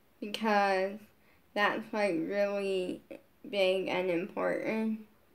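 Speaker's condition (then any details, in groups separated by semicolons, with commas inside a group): Brain injury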